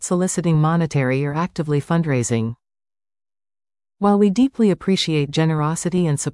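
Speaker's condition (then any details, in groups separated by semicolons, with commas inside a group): No condition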